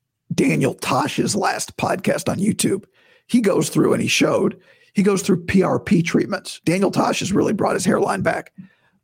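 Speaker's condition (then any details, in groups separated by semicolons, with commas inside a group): Vocal cord surgery recovery; not yet back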